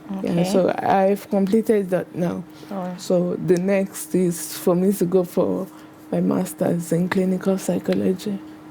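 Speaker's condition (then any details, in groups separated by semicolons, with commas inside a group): Cerebral palsy; acquired after early childhood injection; onset at age three, about twenty years since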